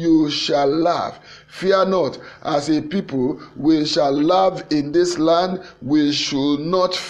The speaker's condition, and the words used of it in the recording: No condition.